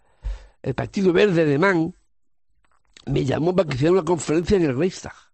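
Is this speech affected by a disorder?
Yes: Down syndrome; congenital.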